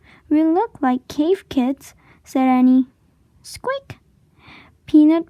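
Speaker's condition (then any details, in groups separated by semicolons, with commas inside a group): No condition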